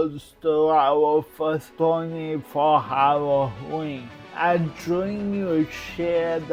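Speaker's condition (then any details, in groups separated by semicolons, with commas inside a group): Cerebral palsy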